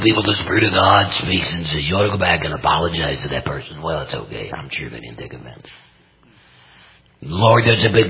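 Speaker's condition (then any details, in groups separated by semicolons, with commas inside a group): Total laryngectomy, complete laryngectomy, voice prosthesis; complete laryngectomy for larynx cancer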